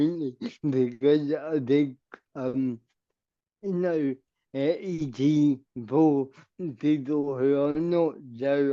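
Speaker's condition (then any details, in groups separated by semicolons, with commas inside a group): Cerebral palsy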